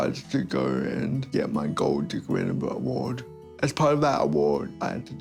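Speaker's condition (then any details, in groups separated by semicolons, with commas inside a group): Cerebral palsy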